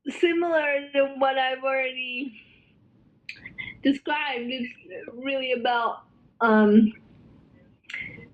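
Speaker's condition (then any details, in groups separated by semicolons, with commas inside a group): Cerebral palsy; spastic quadriplegia, all four limbs, oxygen loss at birth; stiffness worse with weather changes, needs bathroom assistance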